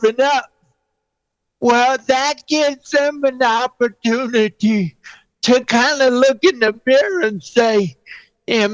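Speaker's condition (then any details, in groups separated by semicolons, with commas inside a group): Cerebral palsy; present since birth; 49 years with condition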